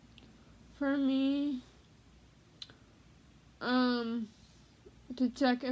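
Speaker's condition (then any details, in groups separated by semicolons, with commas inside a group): Cerebral palsy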